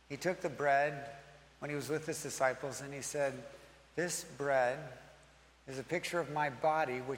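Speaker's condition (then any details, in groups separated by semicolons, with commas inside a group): No condition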